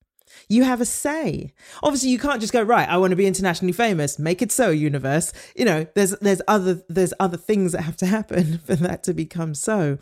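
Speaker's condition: No condition

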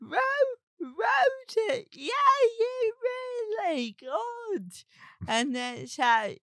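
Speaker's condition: Cerebral palsy; talks differently

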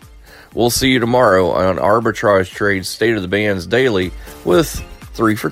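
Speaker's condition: No condition

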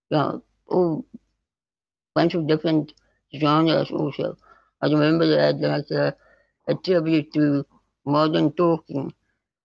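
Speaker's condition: Spinal muscular atrophy type 2; neuromuscular, loss of motor neurons, progressive muscle wasting, less progressive than type 1

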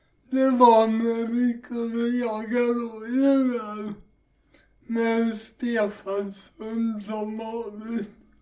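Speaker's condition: Cerebral palsy; walking difficulty

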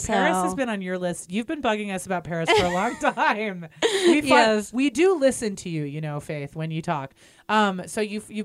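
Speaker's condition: No condition

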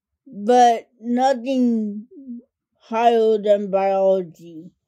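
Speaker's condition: Cerebral palsy; mainly affects speech and fine motor skills

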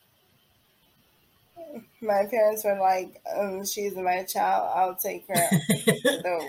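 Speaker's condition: Cerebral palsy; age 28, needs help with most daily living activities

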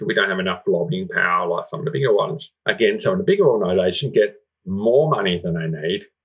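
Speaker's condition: Profound deafness, congenital, severe profound hearing loss; profound deafness since birth, cochlear implant in worse ear

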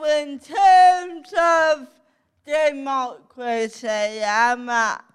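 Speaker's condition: Cerebral palsy; since childhood, occasional dribble on chin, mouth held a certain way, fell on stage at Royal Albert Hall; slower speech, distinctive voice audiences need to get used to

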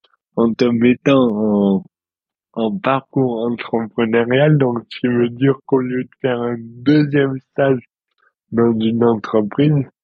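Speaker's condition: Dystonia; present since birth

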